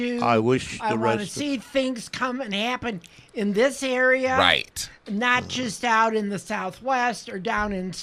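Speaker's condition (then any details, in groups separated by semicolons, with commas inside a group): No condition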